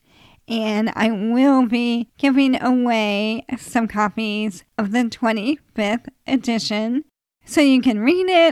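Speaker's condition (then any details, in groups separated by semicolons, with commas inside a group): ALS; voice changing and declining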